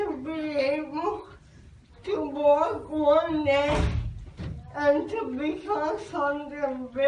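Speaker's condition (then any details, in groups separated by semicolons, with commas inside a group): Cerebral palsy; from birth; age 17; speech not clear, early words understood only by parents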